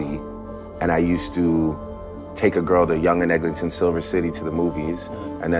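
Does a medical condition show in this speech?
No.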